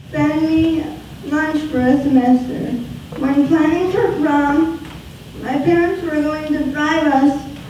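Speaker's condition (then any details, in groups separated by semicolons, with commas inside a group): Spastic quadriplegic cerebral palsy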